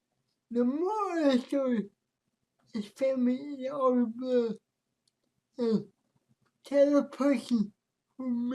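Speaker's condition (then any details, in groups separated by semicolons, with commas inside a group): Cerebral palsy; speech affected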